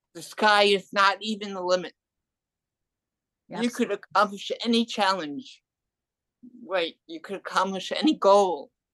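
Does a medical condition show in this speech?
Yes: cerebral palsy and hearing loss; hearing loss from birth, wobbly gait, poor hearing, broke leg on stage, emergency surgery.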